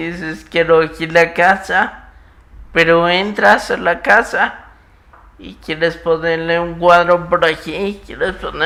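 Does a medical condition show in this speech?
Yes: muscular dystrophy.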